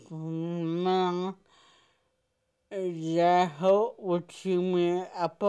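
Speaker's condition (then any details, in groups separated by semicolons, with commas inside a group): Cerebral palsy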